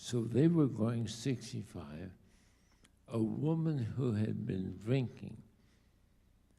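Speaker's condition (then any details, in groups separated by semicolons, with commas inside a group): ALS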